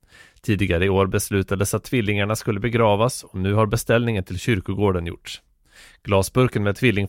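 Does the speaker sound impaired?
No.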